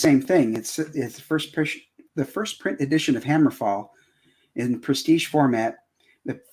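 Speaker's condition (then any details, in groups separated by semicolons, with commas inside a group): No condition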